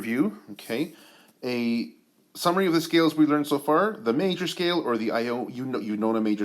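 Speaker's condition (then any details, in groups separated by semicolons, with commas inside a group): No condition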